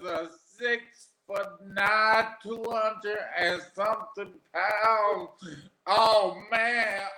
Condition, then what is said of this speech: Aphasia. Even though I talk um, I talk a little different, you gotta understand what I'm saying.